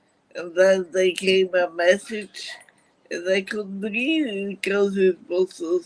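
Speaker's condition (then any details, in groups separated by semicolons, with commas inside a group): Multiple sclerosis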